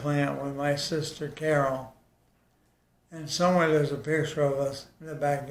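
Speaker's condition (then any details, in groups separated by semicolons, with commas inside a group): ALS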